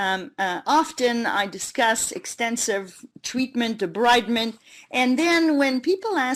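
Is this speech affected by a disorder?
No.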